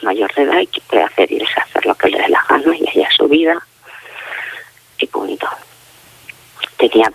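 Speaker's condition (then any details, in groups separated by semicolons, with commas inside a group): Facial palsy; facial palsy after cancer surgery three years ago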